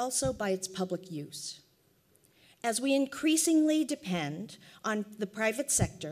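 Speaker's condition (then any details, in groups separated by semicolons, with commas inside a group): No condition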